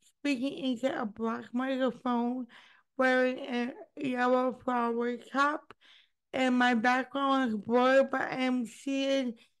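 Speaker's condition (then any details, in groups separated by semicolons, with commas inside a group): Cerebral palsy; spastic type, diagnosed around age two, childhood orthopedic surgery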